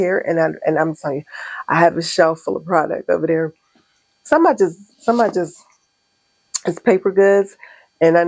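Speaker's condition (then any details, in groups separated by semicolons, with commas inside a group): No condition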